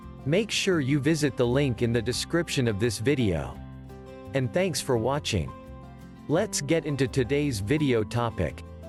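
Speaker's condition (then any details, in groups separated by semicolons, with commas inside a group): No condition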